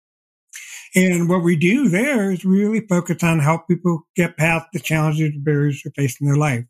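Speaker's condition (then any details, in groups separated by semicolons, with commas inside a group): Deafblindness; progressive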